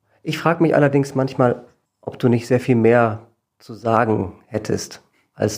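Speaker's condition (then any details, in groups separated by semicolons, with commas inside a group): No condition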